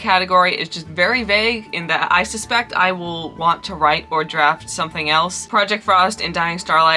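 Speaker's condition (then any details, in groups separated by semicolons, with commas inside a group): No condition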